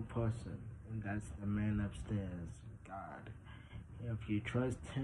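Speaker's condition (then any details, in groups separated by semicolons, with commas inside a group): Traumatic brain injury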